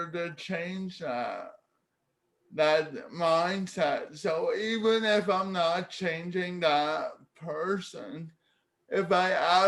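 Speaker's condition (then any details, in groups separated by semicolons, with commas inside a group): Cerebral palsy; speech therapy in childhood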